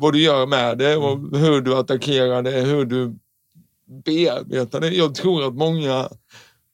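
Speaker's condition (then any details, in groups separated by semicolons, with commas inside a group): Cerebral palsy; tongue fully stiff in childhood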